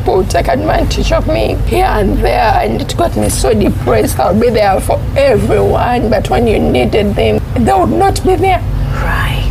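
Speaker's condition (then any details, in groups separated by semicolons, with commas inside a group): Cerebral palsy; onset in secondary school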